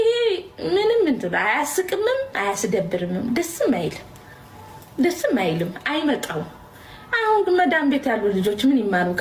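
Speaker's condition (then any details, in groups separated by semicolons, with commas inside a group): No condition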